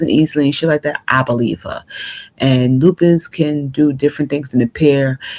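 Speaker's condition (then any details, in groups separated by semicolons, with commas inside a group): No condition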